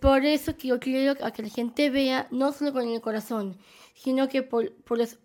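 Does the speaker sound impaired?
Yes: Down syndrome; present from birth.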